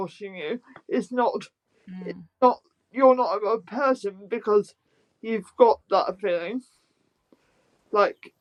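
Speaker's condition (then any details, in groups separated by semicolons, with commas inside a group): Spastic quadriplegic cerebral palsy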